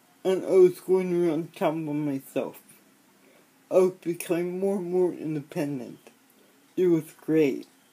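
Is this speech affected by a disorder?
Yes: cerebral palsy.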